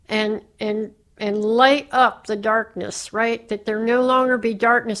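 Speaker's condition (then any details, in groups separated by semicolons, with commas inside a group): Cleft palate; speech impediment while growing up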